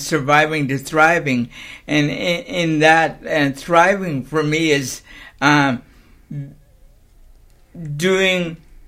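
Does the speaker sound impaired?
Yes: cerebral palsy.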